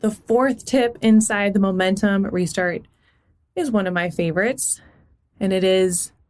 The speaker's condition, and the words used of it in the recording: No condition.